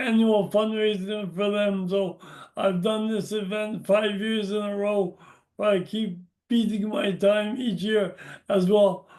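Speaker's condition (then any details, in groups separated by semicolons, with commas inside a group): Brain injury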